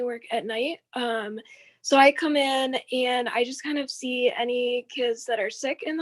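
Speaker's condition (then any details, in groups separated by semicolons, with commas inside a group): No condition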